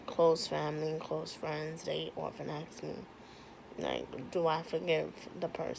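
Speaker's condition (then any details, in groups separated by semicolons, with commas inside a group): Cerebral palsy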